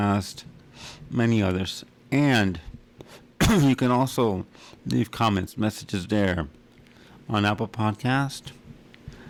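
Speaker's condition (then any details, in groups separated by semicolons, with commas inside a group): Cerebral palsy; wheelchair user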